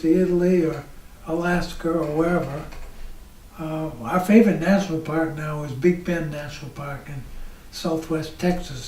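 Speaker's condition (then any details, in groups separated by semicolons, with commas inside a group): ALS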